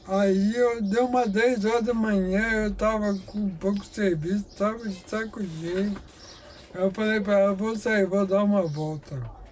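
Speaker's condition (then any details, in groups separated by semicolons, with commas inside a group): Amyotrophic lateral sclerosis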